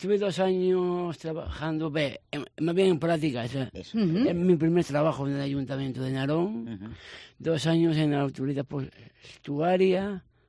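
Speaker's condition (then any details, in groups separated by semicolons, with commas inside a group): Down syndrome; 48 years old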